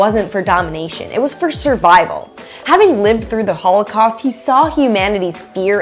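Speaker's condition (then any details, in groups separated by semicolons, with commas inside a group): No condition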